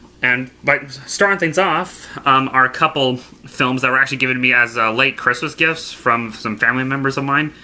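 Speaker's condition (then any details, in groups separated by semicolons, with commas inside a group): No condition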